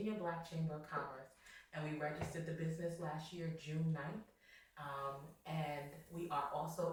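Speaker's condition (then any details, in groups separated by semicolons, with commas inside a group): No condition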